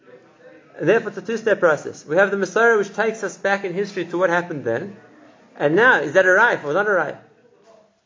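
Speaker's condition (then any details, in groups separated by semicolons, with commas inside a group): No condition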